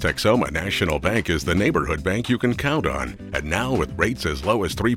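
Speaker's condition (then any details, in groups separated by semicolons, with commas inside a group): No condition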